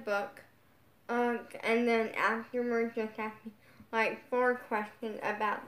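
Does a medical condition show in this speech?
Yes: brain injury.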